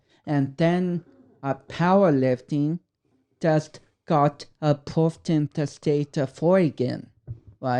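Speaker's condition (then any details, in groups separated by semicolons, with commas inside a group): Cerebral palsy; affects speech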